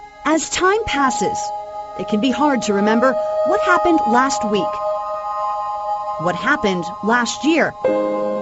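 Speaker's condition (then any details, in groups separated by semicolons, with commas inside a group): No condition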